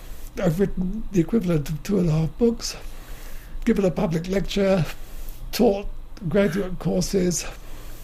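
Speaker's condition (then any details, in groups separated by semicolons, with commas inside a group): Motor neuron disease; wheelchair user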